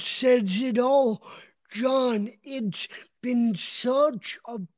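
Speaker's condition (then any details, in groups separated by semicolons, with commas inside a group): Cerebral palsy; developmental, onset before three, non-progressive, motor impairment, speech impediment only visible sign, extensive speech therapy; speaker unsure whether condition is audible in speech, calls it accent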